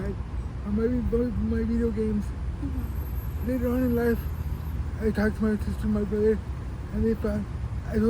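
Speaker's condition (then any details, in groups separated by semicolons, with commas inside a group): Cerebral palsy; from birth, left side more affected; adult; speech difficulty, improved after childhood speech therapy, still struggles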